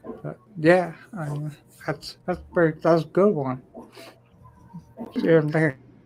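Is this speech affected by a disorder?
Yes: ataxia; may slur speech, may sound drunk.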